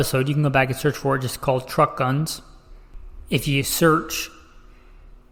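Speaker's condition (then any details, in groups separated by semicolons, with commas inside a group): No condition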